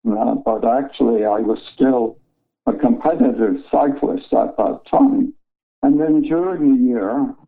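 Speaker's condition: ALS; slow progression, onset early 70s, falls, arm weakness, diagnosed after 3 years at Sunnybrook ALS clinic; planning voice banking for typed computer-synthesized speech; voice a little weaker than several years ago

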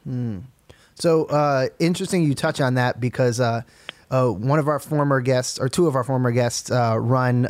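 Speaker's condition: No condition

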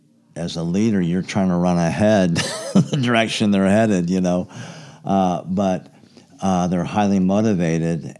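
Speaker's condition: Cleft palate, severe

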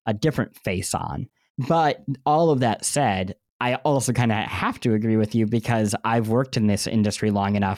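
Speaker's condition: Cleft lip and palate; bandaged

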